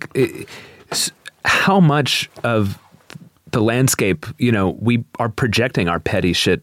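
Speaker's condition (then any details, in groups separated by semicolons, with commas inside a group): Stutter; self-reported mid-conversation, brief repetition of phrases; prolonged sounds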